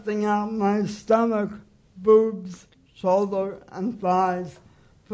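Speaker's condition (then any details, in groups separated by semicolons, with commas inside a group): Cerebral palsy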